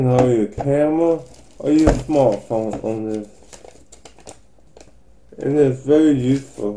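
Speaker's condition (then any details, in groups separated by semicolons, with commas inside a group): Ataxic cerebral palsy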